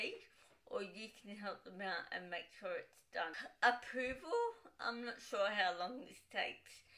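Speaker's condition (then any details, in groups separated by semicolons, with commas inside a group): Cerebral palsy, dystonic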